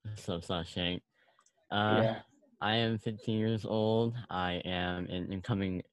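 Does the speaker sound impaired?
Yes: cleft lip, unilateral.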